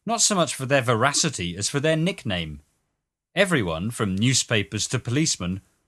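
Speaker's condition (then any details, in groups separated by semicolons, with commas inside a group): No condition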